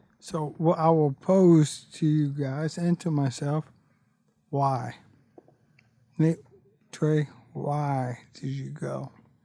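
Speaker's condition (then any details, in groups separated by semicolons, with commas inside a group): ALS; bulbar-upper onset, tongue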